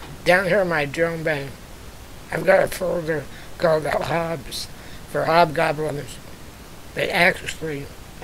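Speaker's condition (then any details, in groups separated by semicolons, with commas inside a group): Spinal muscular atrophy type two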